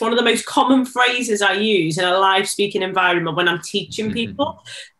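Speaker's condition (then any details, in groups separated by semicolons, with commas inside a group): No condition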